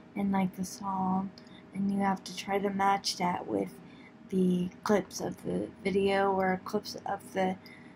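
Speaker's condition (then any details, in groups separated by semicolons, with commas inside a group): Cerebral palsy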